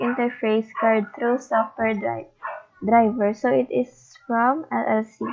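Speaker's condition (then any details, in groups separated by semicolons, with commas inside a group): No condition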